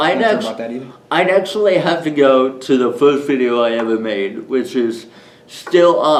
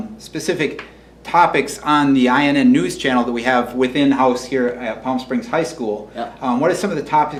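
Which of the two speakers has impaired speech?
The first: cerebral palsy.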